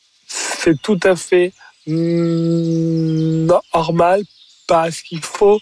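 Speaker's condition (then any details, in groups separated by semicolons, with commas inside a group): Stuttering; described as a speech disorder rather than a handicap; performing stand-up at Jamel Comedy Club, voice left unedited; unedited voice keeps stutter, fumbles words on stage; repeated sounds, prolonged sounds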